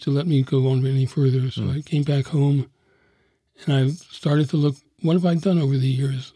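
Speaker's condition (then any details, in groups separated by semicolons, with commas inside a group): Parkinson's disease; Parkinson's progressing rapidly, fatal a few months after recording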